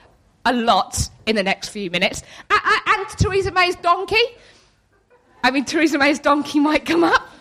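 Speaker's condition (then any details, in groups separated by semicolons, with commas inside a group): Tourette's syndrome; support worker helps during severe episodes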